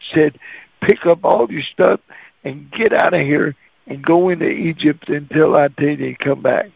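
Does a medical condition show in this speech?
Yes: cerebral palsy; walks really funny.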